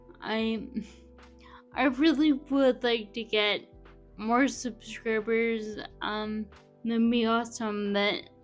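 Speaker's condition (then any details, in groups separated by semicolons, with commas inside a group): Friedreich's ataxia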